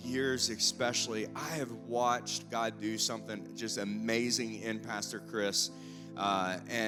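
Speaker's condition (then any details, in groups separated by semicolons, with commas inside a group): No condition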